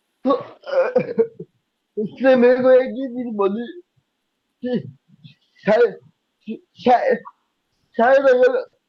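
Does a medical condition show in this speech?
Yes: cerebral palsy; could not speak as a child.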